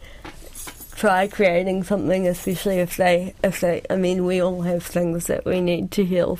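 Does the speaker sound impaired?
Yes: cerebral palsy; presses really hard when writing.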